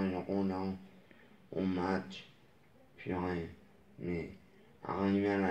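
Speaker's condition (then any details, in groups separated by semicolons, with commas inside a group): Traumatic brain injury; moped accident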